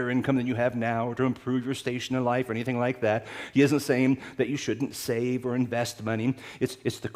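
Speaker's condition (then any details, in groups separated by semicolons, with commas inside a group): No condition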